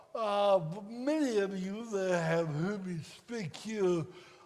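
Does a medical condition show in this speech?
Yes: cerebral palsy; speech affected, listeners may need time to understand.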